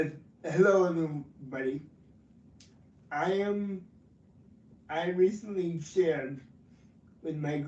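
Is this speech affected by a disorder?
Yes: cerebral palsy; from birth, affects legs.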